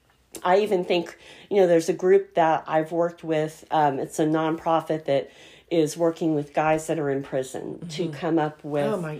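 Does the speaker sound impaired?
Yes: cleft palate; soft palate strengthening exercises from speech pathologist mother, no bony palate, speech learned differently.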